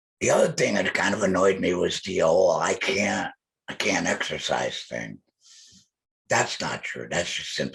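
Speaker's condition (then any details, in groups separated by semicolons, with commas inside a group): Laryngectomy; radiation and chemotherapy within last year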